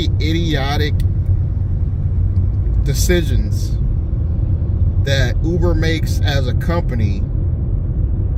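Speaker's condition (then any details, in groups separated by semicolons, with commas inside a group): No condition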